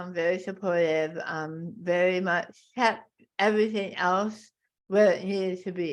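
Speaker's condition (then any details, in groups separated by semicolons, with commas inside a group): Tongue cancer; stage four tongue carcinoma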